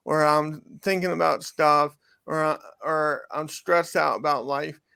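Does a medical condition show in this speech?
Yes: cerebral palsy; from birth.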